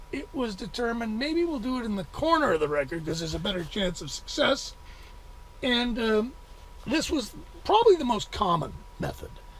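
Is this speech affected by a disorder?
No.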